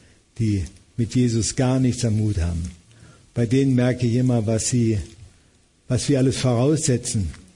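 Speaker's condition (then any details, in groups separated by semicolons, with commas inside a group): Parkinson's disease; about 16 to 17 years since diagnosis, hand tremor, tremor-free on stage, almost daily falls, reduced mobility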